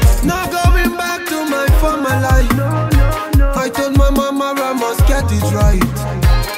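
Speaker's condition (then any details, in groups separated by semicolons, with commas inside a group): No condition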